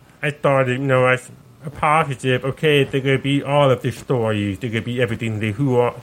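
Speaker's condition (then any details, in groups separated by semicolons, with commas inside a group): Profound deafness, deaf accent; born profoundly deaf, 95 db loss both ears, cause unknown, sensorineural, cochlear implant, earlier hearing aids; hears through cochlear implant on side of head, hearing aids gave about 10% of current hearing; sounds different, listeners ask where accent is from, parents taught speech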